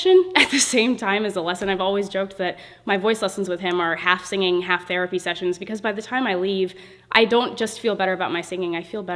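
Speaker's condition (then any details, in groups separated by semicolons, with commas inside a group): No condition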